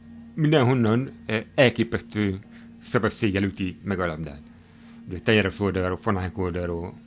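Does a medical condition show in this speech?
Yes: hearing impairment.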